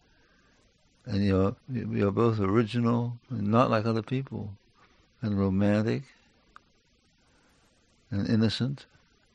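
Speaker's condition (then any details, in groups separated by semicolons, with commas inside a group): Parkinson's disease; blurred speech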